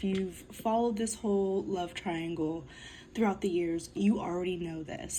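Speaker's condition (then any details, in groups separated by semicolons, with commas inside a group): No condition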